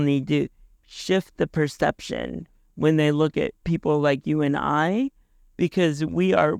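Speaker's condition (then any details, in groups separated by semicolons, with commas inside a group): Cerebral palsy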